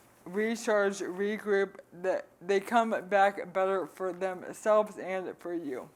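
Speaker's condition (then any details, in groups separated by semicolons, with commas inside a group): ALS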